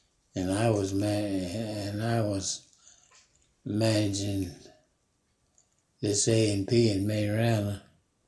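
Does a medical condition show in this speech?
Yes: Parkinson's; about 5 years since onset, fallen 19 times in yard, no broken bones.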